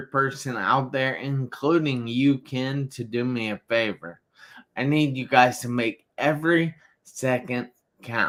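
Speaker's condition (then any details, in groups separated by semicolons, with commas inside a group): Traumatic brain injury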